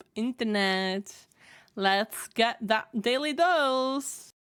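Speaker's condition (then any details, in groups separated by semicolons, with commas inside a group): No condition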